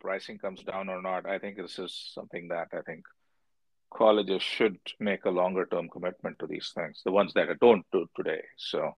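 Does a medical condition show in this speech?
No.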